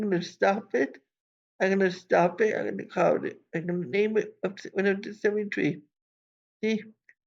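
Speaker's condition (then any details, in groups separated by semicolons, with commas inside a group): Cerebral palsy; from birth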